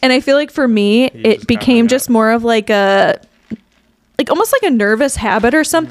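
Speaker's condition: No condition

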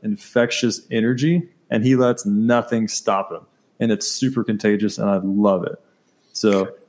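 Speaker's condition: No condition

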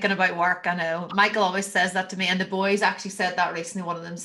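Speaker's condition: No condition

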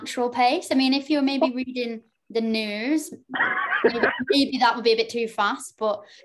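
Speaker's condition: No condition

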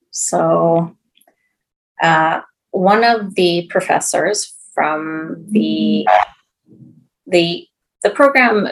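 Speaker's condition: Aphasia after stroke; aphasia from stroke about 16 years ago, right side of body lost, writing lost as well as speech; speech self-described fine, better, still cannot write, text takes 5 minutes, Siri dictation makes mistakes; Interact intensive aphasia program in Halifax at 2 years, improved speech rate

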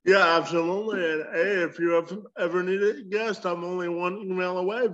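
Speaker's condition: Cerebral palsy; present from birth

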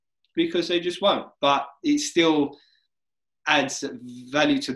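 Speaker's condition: Stutter; daily speech work with non-avoidance approach, speech was worse in the past; ongoing daily speech work, daily live podcast appearances; blocks, blips and stumbles, some days speech not the best, can speak off the cuff; prolonged sounds, blocks

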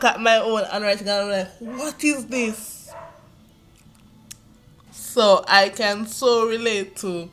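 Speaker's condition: Cerebral palsy

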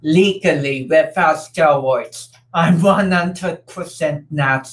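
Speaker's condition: Cerebral palsy; umbilical cord slightly wrapped around neck, affects cerebrum and cerebellum, hands do not cramp; affects speech and coordination

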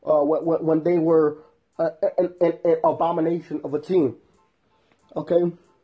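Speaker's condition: Stuttering; may stutter during podcast; repeated sounds, prolonged sounds

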